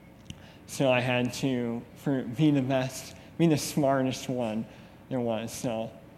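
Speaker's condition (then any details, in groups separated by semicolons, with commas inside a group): Cleft lip; congenital, over 20 corrective surgeries, 12 years of braces; attended speech therapy during school, leaving school for a few hours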